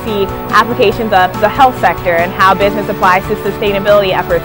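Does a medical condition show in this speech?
No.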